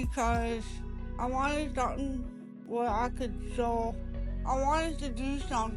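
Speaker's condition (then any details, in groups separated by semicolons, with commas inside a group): Cerebral palsy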